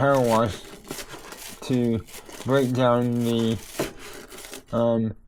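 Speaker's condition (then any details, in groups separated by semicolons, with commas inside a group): Cerebral palsy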